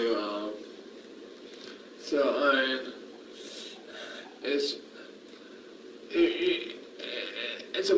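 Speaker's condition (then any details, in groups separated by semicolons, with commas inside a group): Traumatic brain injury; right side of head, moderate or worse, memory affected; injured at age 25, trouble remembering; relearned talking and swallowing liquids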